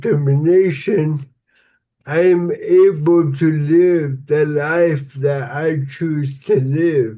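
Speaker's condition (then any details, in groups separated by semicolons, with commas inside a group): Cerebral palsy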